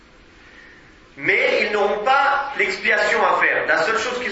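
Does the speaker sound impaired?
No.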